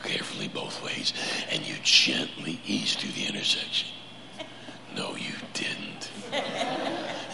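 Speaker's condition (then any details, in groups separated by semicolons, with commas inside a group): Laryngeal cancer; 35 treatments over about seven weeks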